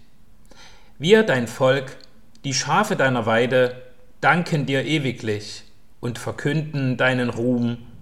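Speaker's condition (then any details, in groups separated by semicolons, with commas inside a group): No condition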